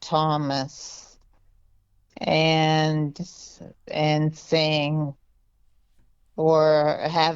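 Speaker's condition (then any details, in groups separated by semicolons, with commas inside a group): Multiple sclerosis; diagnosed at age 17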